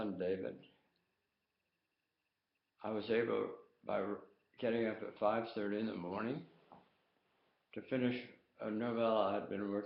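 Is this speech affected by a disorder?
Yes: tongue cancer.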